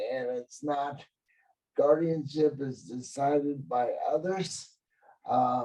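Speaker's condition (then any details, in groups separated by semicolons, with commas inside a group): Cerebral palsy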